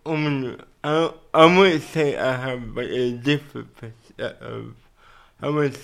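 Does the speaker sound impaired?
Yes: cerebral palsy.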